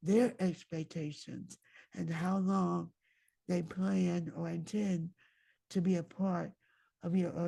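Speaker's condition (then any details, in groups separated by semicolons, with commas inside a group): Myasthenia gravis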